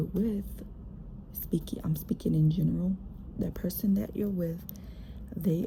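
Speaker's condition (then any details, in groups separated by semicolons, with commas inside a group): No condition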